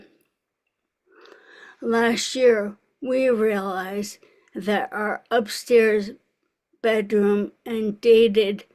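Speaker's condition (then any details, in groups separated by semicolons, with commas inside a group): ALS; speech audibly affected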